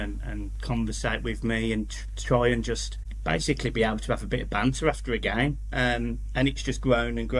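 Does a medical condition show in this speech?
No.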